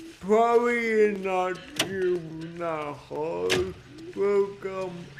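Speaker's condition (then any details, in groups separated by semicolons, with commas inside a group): Cerebral palsy; speech impairment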